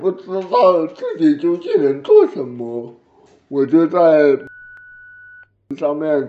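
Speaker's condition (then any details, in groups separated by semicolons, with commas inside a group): Cerebral palsy; edited for fluency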